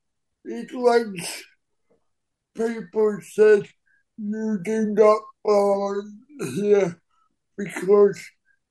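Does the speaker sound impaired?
Yes: cerebral palsy; cerebral palsy since birth, wheelchair user.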